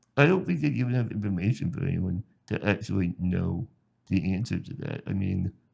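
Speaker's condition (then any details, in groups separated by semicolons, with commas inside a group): Spinal muscular atrophy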